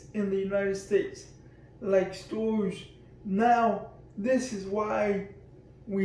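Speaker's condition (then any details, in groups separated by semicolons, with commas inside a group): Cerebral palsy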